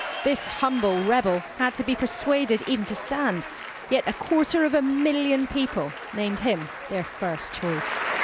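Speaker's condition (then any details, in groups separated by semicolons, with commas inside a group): No condition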